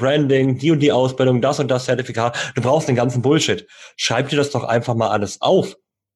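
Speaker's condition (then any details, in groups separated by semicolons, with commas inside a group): Cleft lip and palate, cleft lip, jaw and palate; congenital cleft lip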